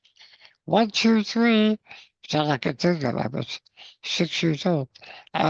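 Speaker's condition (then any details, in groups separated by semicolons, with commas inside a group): Spinal muscular atrophy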